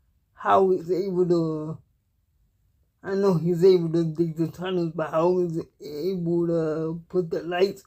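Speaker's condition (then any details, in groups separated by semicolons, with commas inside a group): Cerebral palsy; cannot walk, uses wheelchair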